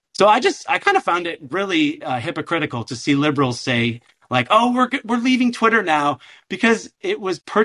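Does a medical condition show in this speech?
No.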